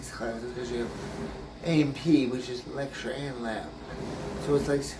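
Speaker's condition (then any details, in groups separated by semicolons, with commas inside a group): Brain injury; memory greatly affected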